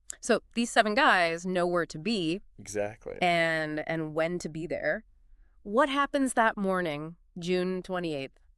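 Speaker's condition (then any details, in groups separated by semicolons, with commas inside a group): No condition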